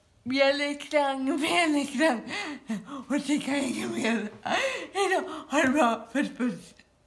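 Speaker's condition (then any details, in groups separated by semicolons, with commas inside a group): Dyskinetic cerebral palsy; dyskinetic form, severe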